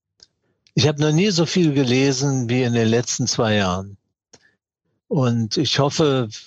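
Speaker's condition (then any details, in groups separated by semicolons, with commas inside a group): Parkinson's disease; diagnosed 2016 at age 75, tremor for years before, long attributed to stage fright; mild course, ongoing tremor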